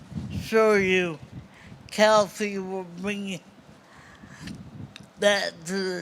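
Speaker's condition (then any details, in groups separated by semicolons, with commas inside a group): Cerebral palsy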